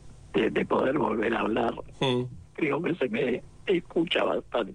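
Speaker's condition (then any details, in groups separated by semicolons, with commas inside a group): Laryngectomy, esophageal speech; totally mute after surgery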